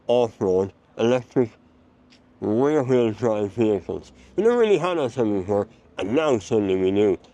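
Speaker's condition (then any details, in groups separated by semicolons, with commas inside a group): Mouth cancer surgery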